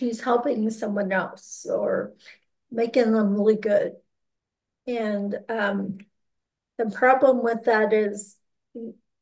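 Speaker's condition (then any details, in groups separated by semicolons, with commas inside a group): Aphasia and ataxia; progressive ataxia; currently doing well; cannot always pick out needed words, hard to clearly express ideas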